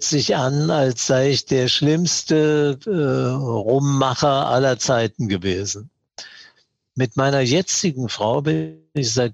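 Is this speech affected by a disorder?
Yes: Parkinson's disease; mild course so far, still trembles, diet and sport to slow progression.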